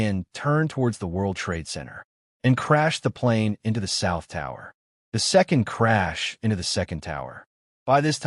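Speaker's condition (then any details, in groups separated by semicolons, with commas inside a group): No condition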